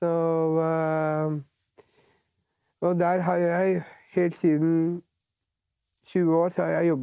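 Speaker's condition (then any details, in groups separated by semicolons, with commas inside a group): Down syndrome; present since birth; age 43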